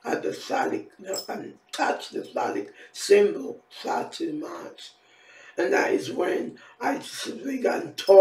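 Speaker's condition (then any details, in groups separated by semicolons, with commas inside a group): Facial palsy; on medication; can barely hear own speech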